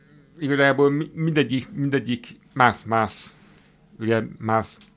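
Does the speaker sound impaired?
Yes: hearing impairment.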